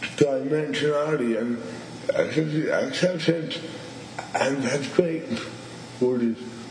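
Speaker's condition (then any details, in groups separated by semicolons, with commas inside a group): Stuttering; stuttering since at least teenage years, also cerebral palsy, which compounds things; has had long disfluent moments on own name; repeated sounds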